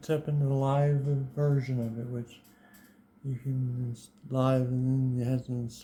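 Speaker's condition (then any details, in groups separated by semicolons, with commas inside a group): Parkinson's disease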